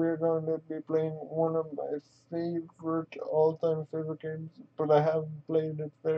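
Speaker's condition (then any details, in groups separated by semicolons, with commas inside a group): Quadriplegic cerebral palsy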